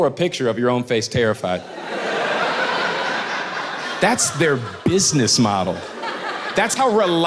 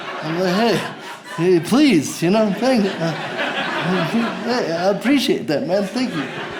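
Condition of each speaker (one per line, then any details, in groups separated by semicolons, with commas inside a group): No condition
Cerebral palsy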